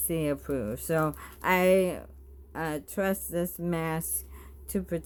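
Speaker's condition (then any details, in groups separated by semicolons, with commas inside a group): Bulbar ALS, bulbar onset; forgets to swallow while talking, saliva sprays, some drooling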